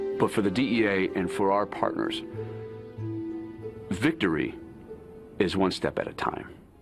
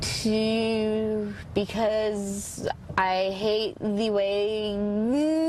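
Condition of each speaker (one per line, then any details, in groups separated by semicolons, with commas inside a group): No condition
Cerebral palsy, severe; since birth; self-treats with marijuana; severe stutter, marijuana eases tension and helps speech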